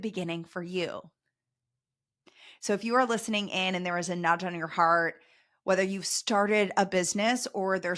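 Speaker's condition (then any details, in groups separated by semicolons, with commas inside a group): No condition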